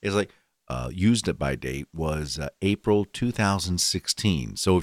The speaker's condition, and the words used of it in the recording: None; typical speech.